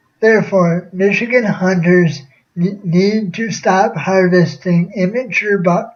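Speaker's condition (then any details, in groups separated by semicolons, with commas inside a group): Cerebral palsy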